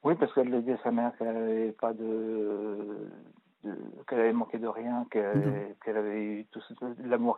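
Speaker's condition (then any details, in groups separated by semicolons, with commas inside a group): Parkinson's disease; Parkinson's disease in third year, pronounced tremors at times, Sifrol stopped as not tolerated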